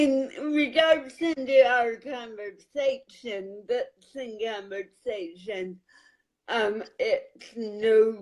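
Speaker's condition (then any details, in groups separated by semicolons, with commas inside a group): Cerebral palsy; lifelong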